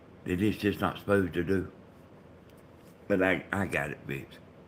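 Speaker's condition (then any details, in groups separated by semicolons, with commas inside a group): Brain bleed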